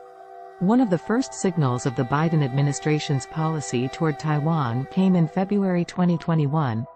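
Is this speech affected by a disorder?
No.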